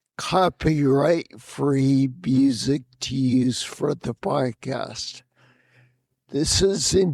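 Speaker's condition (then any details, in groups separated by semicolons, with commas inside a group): Spinocerebellar ataxia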